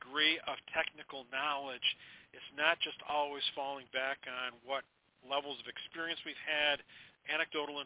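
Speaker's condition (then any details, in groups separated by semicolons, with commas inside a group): No condition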